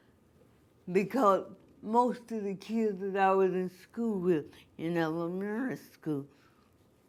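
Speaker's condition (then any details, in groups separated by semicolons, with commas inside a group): Cerebral palsy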